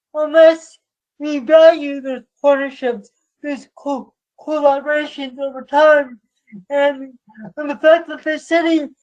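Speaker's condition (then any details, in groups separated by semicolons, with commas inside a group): Cerebral palsy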